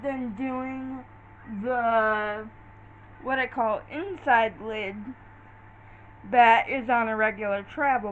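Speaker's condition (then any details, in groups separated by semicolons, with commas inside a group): Cerebral palsy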